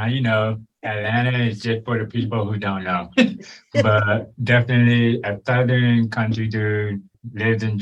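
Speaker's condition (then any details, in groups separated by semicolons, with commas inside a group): Born deaf; congenital deafness, hearing aid fitted at age two, sign language learned later; daily speech therapy throughout childhood from school therapist and speech-therapist mother, drilled on mouth movements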